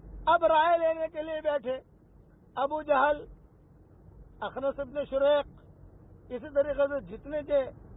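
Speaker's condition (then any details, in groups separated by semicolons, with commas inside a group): No condition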